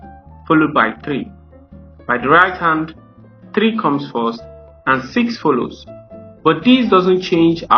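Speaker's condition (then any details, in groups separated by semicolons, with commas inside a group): No condition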